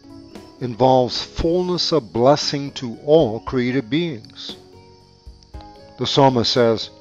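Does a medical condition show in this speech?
No.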